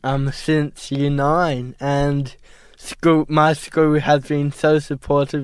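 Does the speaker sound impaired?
Yes: cerebral palsy; diagnosed at 12 months at Westmead Hospital, ski poles hard to place; ongoing therapy at Cerebral Palsy Alliance, para-snowboarder, has driving license; at diagnosis told may never walk or talk.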